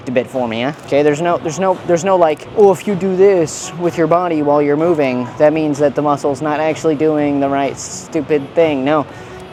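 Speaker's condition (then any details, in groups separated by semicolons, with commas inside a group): No condition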